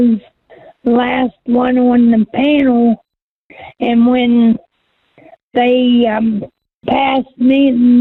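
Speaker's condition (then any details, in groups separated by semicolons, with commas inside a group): Cerebral palsy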